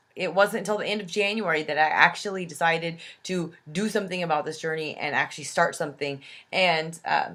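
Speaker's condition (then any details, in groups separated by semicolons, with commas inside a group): No condition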